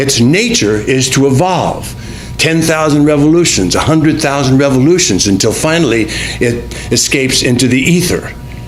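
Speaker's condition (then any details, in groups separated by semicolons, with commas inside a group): No condition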